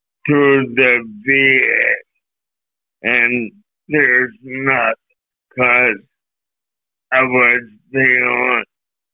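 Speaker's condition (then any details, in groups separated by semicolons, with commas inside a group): ALS; slow progressing, symptoms began 8 years ago, 8-hour spine operation 7 years ago then declined, walks with walker, clinic through VA; age 72, diagnosed 6 years ago after 2 years of testing, still driving and going to gym; voice affected since about 2 years ago, voice worst symptom, voice sound audibly changed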